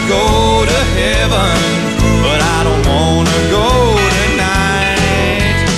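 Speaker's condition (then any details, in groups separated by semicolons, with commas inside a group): No condition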